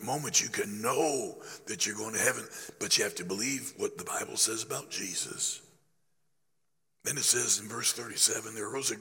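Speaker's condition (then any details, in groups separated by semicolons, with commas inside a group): Laryngeal cancer after radiation; still affected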